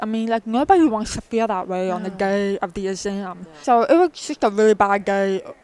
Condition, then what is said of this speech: Deafness. I mean, she worked with me, and I even learned ASL too, but I just flourished better with speech.